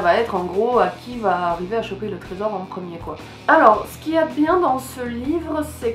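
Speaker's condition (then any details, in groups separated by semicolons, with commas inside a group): No condition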